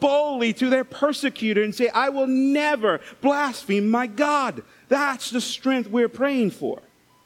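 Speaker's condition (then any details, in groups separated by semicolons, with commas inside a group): No condition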